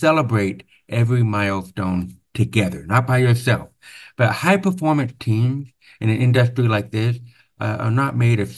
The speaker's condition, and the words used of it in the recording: Deafness. At that moment, I realized that my deaf accent isn't a flaw, it's a feature, right?